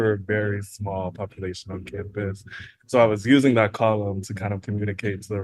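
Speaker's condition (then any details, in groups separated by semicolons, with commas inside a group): No condition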